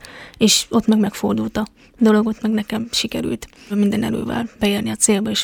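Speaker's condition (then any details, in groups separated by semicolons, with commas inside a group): Deafness; congenital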